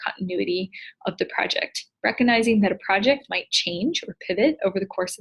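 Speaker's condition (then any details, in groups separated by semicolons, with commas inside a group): No condition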